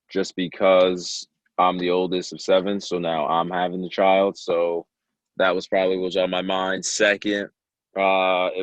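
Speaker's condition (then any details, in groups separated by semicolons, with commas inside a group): No condition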